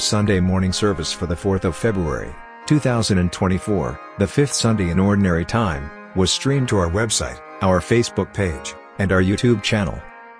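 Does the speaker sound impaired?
No.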